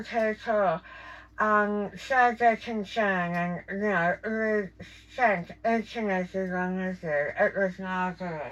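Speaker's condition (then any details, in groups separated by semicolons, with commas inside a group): Jaw cancer surgery; tracheostomy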